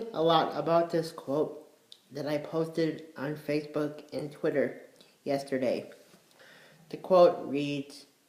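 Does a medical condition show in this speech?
Yes: cerebral palsy.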